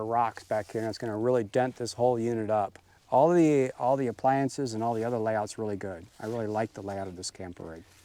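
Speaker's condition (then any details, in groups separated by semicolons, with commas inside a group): No condition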